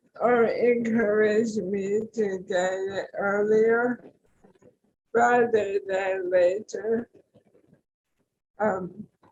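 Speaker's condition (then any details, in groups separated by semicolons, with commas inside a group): ALS; tracheostomy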